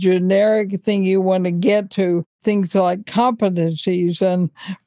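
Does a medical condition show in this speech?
Yes: ALS; speech noticeably affected right away.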